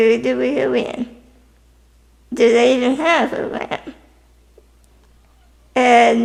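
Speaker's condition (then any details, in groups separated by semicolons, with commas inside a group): Spinal muscular atrophy type 2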